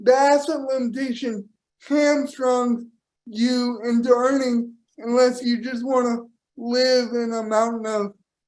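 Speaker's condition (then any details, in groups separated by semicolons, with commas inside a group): Cerebral palsy; power wheelchair; receives therapy services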